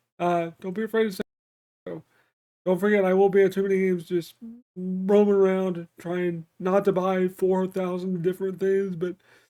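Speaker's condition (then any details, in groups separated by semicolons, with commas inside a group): Cerebral palsy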